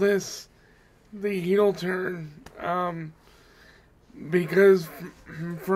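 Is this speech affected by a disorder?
Yes: cerebral palsy.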